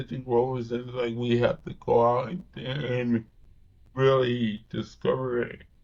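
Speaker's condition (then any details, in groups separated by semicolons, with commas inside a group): Cerebral palsy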